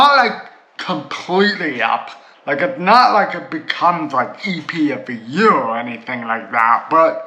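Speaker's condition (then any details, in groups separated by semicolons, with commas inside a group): Cerebral palsy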